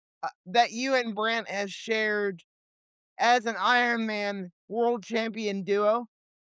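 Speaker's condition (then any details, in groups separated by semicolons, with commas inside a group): Cerebral palsy; lifelong wheelchair user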